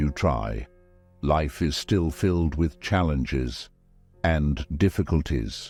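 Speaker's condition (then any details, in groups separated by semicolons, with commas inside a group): No condition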